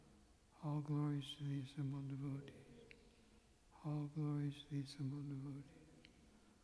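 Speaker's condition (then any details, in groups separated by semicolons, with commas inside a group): Parkinson's; tremor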